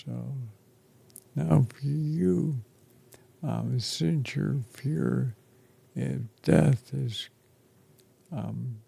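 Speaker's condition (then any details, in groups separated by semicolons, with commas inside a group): ALS; affects chest and throat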